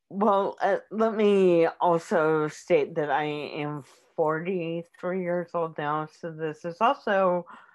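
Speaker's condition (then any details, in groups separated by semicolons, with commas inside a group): Cerebral palsy; form sparing cognition; diagnosed about age three, late physical milestones; early speech, speech therapy in elementary school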